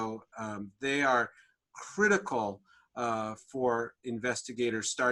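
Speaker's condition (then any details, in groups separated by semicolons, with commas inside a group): No condition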